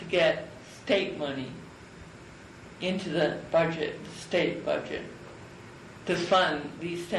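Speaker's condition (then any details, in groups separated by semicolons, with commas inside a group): Cerebral palsy; from birth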